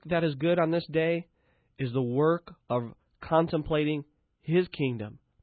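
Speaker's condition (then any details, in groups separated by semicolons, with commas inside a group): No condition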